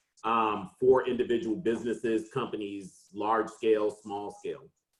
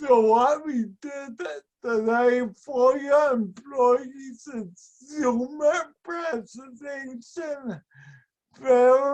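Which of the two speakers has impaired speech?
The second: speech and mobility impairment.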